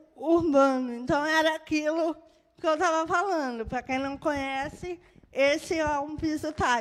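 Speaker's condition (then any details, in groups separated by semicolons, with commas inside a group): Cerebral palsy; birth brain injury; moderate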